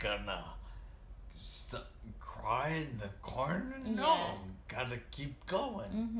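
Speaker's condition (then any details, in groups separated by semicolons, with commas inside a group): Traumatic brain injury; speech difficulty from brain injury, throat pain when talking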